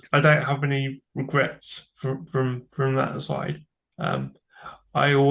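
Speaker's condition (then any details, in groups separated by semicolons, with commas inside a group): Cerebral palsy; from birth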